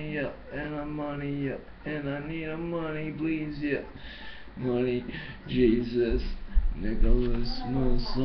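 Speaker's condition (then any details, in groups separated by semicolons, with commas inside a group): Brain injury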